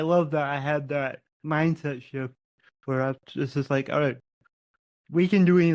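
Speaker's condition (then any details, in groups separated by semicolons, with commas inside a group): Cerebral palsy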